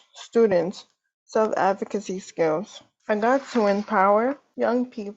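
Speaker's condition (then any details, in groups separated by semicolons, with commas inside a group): Cerebral palsy; wheelchair user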